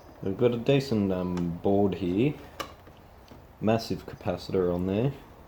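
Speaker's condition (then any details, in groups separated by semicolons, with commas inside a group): No condition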